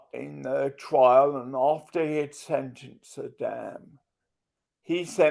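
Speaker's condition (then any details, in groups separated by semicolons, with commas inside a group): Multiple sclerosis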